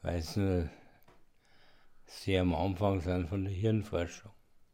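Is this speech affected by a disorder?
Yes: Parkinson's disease, rigidity-dominant; rigor-dominant Parkinson's, onset mid-1990s, diagnosed at 50 by Munich specialist, deep brain stimulator implanted; tablets every four hours, reduced dose after brain pacemaker, sudden muscle stiffness episodes; speaks slower, earlier could not hold voice or tone, saw speech therapist.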